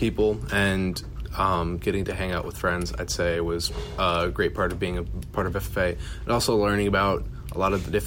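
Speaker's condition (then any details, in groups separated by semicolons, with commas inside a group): No condition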